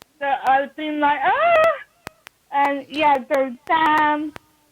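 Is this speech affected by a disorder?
Yes: cerebral palsy.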